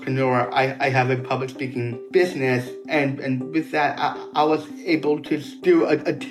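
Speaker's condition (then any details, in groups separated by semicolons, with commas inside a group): Down syndrome; genetic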